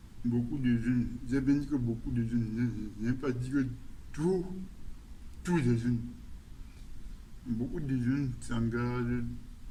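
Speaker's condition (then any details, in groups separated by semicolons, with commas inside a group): Cerebral palsy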